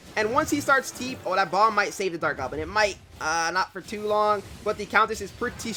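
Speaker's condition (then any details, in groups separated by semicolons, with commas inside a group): No condition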